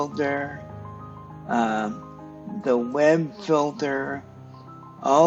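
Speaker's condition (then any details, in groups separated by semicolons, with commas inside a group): Cerebral palsy; stiff muscles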